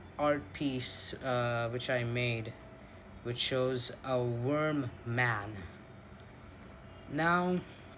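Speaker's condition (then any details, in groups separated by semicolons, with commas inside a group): No condition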